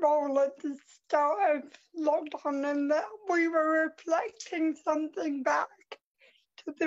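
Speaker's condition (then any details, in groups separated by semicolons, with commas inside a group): Cerebral palsy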